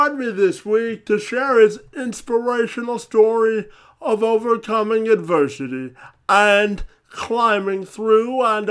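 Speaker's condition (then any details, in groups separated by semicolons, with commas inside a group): Cerebral palsy; spastic quadriplegic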